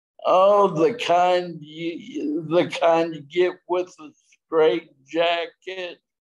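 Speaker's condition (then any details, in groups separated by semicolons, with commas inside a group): Traumatic brain injury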